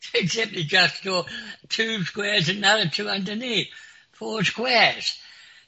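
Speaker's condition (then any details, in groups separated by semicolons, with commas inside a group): Clinically deaf; clinically deaf since school age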